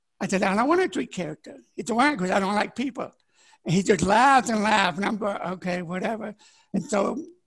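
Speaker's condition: Deafness; born deaf, partially blind, learning disability, sign language learned at 21, broke neck, head injury, two strokes, paralyzed once; could not speak until age ten

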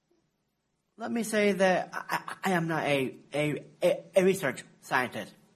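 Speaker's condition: Down syndrome; intellectual disability

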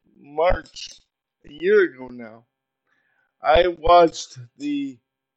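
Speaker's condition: Cerebral palsy; uses power wheelchair, very little fine motor skill, very poor balance

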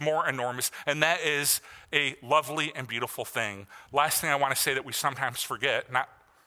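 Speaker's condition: No condition

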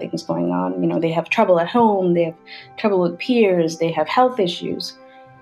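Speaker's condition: No condition

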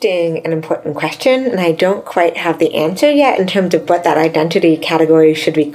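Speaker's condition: Deafness, severe to profound; implant worse ear 34

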